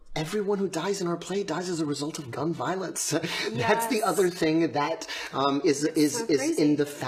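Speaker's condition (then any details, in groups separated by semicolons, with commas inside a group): No condition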